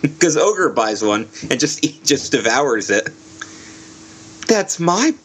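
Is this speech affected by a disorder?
No.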